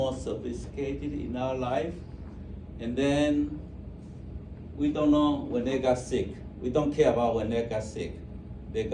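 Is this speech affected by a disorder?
No.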